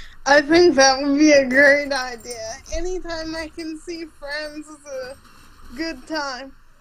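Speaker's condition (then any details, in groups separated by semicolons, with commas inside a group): Cerebral palsy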